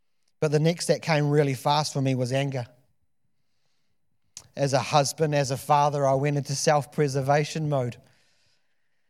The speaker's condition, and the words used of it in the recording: None; typical speech.